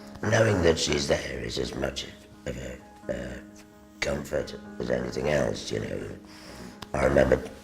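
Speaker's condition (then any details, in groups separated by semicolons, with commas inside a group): Head and neck cancer; diagnosed about 5 years ago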